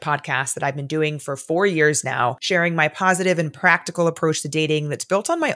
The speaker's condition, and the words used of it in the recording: No condition.